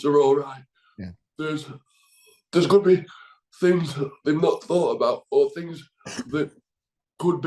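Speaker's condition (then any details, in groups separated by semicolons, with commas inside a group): Cerebral palsy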